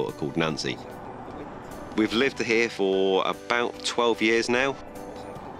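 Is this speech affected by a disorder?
No.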